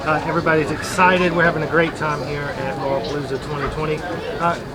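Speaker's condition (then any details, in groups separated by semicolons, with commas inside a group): No condition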